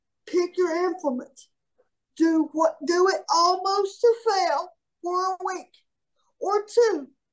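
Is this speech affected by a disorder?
Yes: cerebral palsy; highly mobile.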